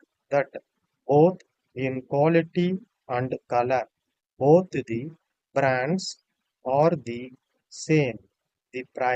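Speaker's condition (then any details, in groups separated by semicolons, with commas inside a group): No condition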